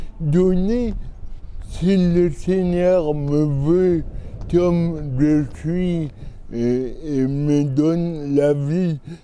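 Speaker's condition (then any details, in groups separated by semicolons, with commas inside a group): Cerebral palsy; from birth, medical error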